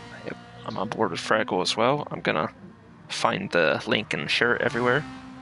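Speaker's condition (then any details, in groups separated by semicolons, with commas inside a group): No condition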